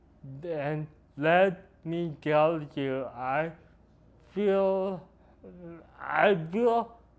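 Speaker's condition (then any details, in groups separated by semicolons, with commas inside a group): Cerebral palsy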